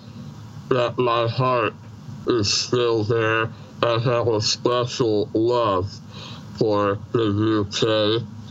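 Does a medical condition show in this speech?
Yes: Treacher Collins syndrome; congenital, severe cleft palate, emergency tracheotomy at birth, born deaf, no ears, maxillofacial surgeries into adulthood.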